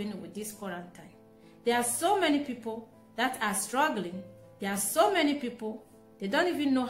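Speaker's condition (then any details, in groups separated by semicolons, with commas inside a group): No condition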